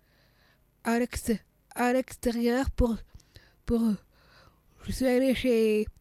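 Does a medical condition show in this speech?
Yes: Down syndrome (trisomy 21); age 39.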